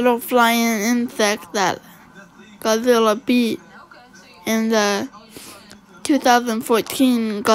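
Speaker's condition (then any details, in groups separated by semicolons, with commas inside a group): Cerebral palsy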